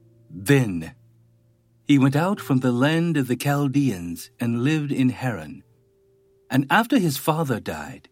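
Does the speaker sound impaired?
No.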